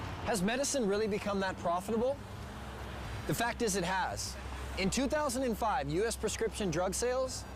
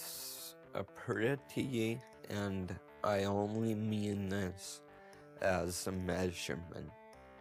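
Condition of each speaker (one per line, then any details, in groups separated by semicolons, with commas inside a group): No condition
Multiple sclerosis; shaking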